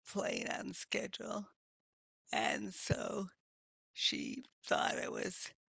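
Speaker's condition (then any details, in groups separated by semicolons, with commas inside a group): Multiple sclerosis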